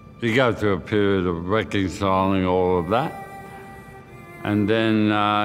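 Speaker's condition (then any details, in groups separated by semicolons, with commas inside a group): Motor neurone disease; hand onset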